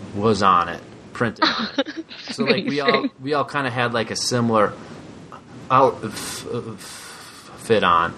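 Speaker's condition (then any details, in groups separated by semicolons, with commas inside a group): Stuttering; much struggle at certain times, still hard talking with boss sometimes; described as calm way to stutter; stutters openly, stronger than usual lately, exhausting; repeated words, prolonged sounds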